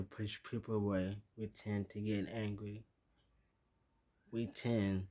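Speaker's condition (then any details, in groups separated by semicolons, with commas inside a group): Traumatic brain injury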